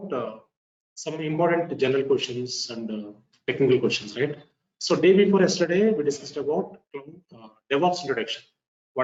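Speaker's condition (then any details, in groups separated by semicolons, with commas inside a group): No condition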